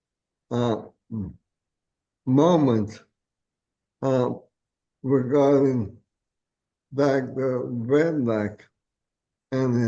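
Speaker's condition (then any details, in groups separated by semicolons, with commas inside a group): ALS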